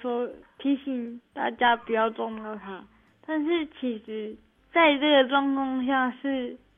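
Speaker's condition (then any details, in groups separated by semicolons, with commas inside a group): Cerebral palsy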